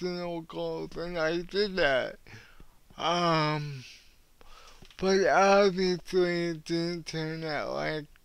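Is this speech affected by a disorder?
Yes: cerebral palsy; cannot walk, uses wheelchair.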